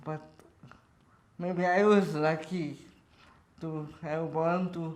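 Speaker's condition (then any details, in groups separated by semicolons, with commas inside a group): Cerebral palsy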